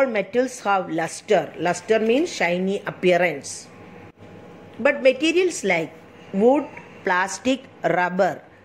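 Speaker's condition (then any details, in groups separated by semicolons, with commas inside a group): No condition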